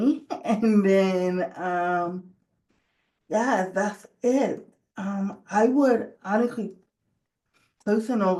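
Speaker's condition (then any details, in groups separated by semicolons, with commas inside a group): Cerebral palsy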